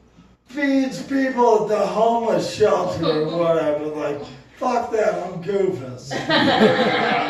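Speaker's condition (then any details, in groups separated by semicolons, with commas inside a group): Cerebral palsy; movement disorder since childhood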